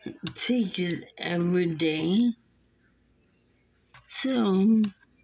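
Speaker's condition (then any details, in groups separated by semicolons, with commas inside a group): Muscular dystrophy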